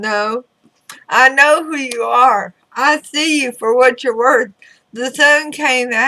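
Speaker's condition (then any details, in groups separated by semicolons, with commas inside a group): Throat cancer radiation damage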